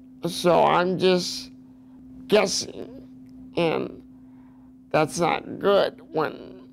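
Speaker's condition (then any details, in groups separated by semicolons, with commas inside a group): Cerebral palsy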